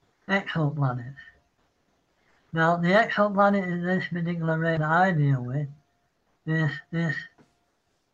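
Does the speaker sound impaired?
Yes: Parkinson's; citing Parkinson's.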